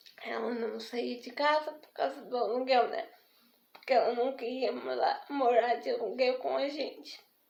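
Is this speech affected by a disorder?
Yes: spastic diplegic cerebral palsy.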